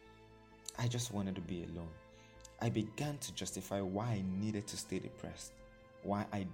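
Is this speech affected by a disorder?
No.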